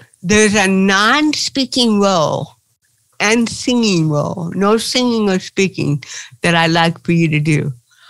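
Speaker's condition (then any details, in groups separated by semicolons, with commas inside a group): Cerebral palsy; speech therapy in preschool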